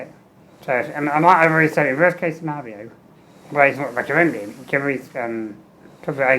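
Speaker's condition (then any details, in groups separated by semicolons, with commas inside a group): Muscular dystrophy; tracheostomy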